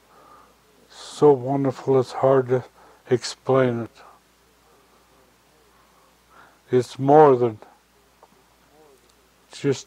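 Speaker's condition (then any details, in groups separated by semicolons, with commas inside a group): Stroke; trembling hands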